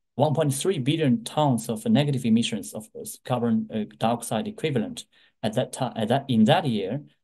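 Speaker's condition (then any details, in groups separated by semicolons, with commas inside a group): No condition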